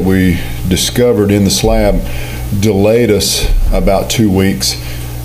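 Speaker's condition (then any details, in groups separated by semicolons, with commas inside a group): No condition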